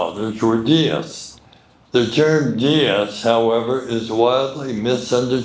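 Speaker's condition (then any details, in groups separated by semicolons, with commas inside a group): Medical condition affecting speech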